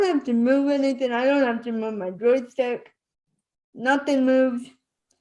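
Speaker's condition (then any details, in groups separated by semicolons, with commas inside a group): Spastic cerebral palsy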